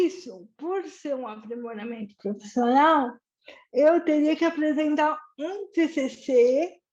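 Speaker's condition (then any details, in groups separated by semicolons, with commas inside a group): Cerebral palsy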